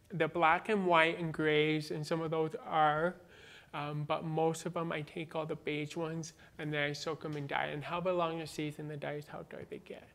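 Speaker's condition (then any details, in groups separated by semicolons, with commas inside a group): Born deaf, cochlear implant, congenital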